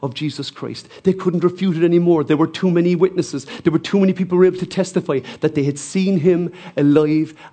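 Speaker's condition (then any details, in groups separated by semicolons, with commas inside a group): No condition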